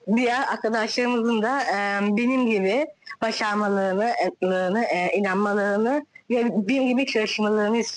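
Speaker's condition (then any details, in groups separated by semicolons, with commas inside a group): Down syndrome; 33-year-old woman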